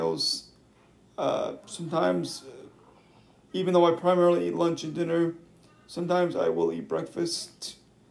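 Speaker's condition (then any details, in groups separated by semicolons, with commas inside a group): Cerebral palsy; wheelchair user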